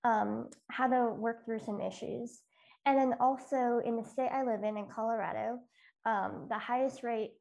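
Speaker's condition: Cleft lip and palate

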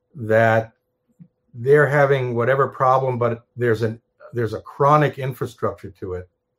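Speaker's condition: No condition

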